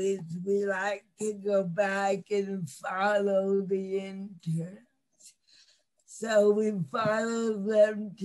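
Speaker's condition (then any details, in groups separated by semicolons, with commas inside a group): Cerebral palsy; lifelong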